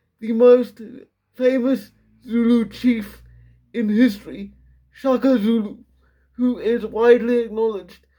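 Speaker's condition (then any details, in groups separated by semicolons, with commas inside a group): Quadriplegic cerebral palsy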